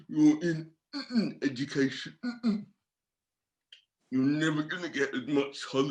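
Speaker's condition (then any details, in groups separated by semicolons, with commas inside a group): Cerebral palsy; from birth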